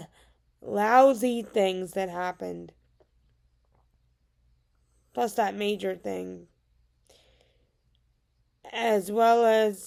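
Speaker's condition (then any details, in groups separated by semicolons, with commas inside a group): Cerebral palsy; diagnosed around age 2 or 3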